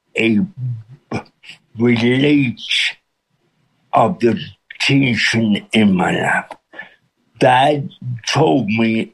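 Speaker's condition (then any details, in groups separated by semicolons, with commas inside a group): Cerebral palsy with speech impediment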